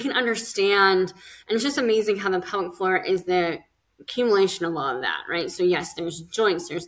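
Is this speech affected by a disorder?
Yes: cleft lip and palate; congenital cleft lip and palate, speech therapy.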